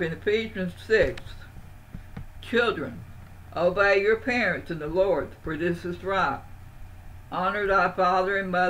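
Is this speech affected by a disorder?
Yes: Parkinson's.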